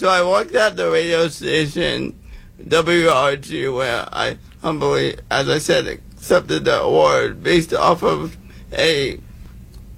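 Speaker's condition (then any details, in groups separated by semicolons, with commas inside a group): Cerebral palsy; present from birth, physical disability, visible in hand, unable to play mainstream sports as child; improved speaking through Toastmasters and a hired coach, does radio play-by-play, public speaking, TEDx talk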